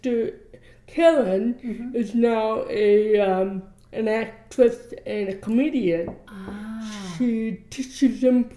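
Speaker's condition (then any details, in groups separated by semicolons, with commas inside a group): Cerebral palsy; born deaf, 60-70% loss one ear, 80% other, motor control affected, speech-hearing classes at Mueller Elementary School; wears hearing aids, worn since about age nine; speech impediment, linked by speaker to cerebral palsy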